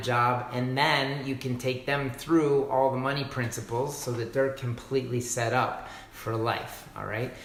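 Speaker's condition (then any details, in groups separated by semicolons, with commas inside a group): No condition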